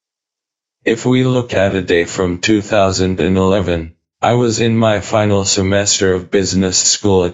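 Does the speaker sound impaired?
Yes: ALS, through a speech-generating device; diagnosed at age 34, lost walking, talking and breathing, tracheostomy and ventilator; cannot speak, eye-activated synthetic voice built from voice banking, types replies, silences while typing.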